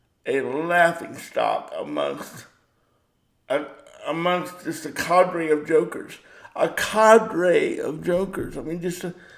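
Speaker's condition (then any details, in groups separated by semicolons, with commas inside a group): Cerebral palsy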